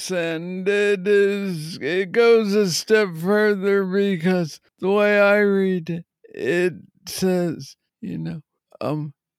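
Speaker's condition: Parkinson's disease; young onset

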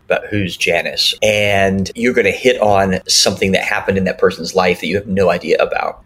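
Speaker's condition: Cleft lip and palate; speech classes in childhood

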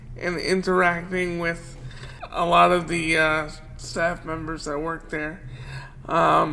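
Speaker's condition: Cerebral palsy; wheelchair user

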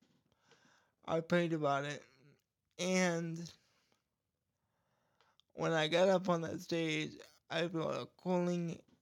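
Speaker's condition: Cerebral palsy; voice goes in and out, some parts edited out and retried

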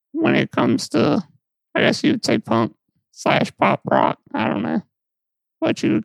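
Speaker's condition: Muscular dystrophy; lifelong

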